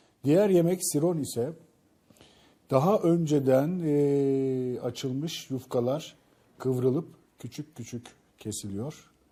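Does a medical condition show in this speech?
No.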